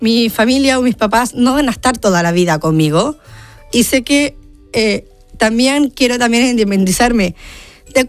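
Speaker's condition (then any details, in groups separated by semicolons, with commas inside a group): Down syndrome; congenital, diagnosis given to mother before birth; age 30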